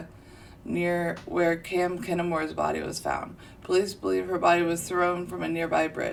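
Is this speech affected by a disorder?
No.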